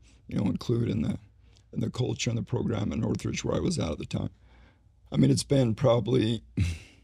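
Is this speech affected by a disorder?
Yes: ALS; needs voice rest during conversation.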